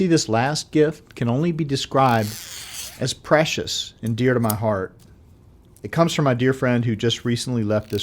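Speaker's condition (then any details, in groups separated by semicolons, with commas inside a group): No condition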